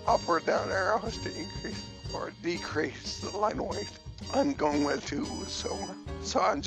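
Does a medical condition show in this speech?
Yes: cerebellar ataxia from brain tumour.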